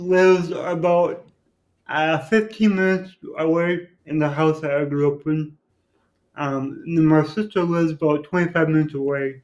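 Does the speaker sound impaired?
Yes: cerebral palsy; born without pulse or breathing and revived.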